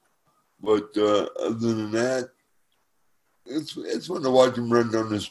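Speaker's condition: Cerebral palsy; uses wheelchair for mobility, cannot climb stairs

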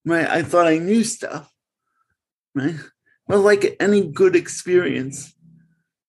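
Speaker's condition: Cerebral palsy; since birth

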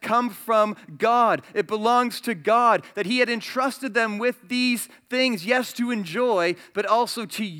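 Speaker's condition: No condition

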